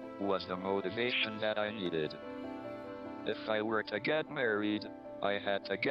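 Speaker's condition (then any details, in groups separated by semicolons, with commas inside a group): Amyotrophic lateral sclerosis, speech-generating device; tracheotomy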